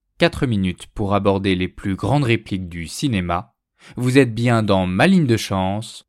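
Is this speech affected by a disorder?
No.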